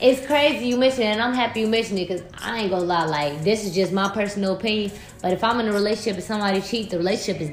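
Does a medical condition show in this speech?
No.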